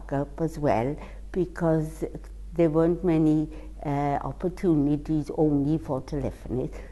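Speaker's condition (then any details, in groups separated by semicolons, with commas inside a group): Cerebral palsy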